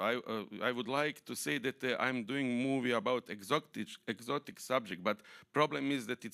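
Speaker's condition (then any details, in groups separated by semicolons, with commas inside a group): No condition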